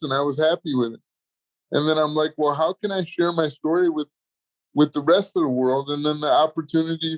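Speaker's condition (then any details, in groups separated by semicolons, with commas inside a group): Cerebral palsy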